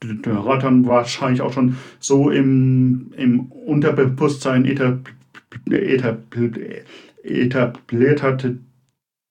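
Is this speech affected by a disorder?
Yes: stuttering; stuttering present even in dreams, onset age unknown; speech not fluent, blocks, fluency disorder only, knows what to say; here repeated sounds, repeated words, blocks.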